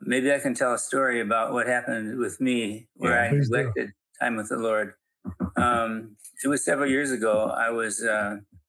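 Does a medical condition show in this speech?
Yes: Parkinson's; Parkinson's diagnosed about 6.5 years earlier, gradually somewhat worse, not debilitating; handwriting difficult, typing less accurate, things slower, still able to function; still teaching and speaking publicly.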